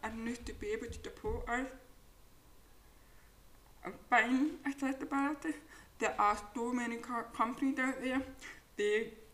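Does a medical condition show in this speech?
Yes: profound deafness; present since birth, struggled with hearing before implant.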